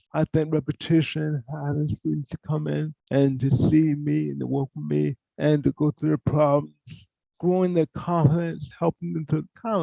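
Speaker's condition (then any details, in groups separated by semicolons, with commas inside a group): Cerebral palsy; from birth, poor hand use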